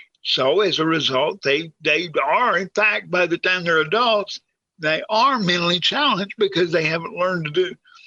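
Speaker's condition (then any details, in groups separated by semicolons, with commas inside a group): Cerebral palsy; talks clearly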